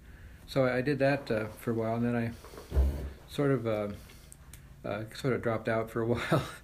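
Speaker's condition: Parkinson's disease; traveling increasingly difficult

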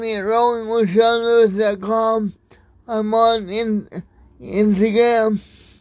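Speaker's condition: Cerebral palsy; electric wheelchair since age 6

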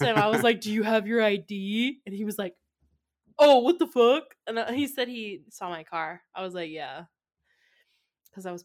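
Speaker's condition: No condition

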